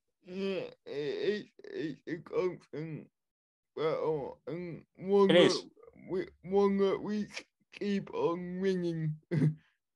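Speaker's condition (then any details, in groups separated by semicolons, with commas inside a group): Cerebral palsy, spastic and dyskinetic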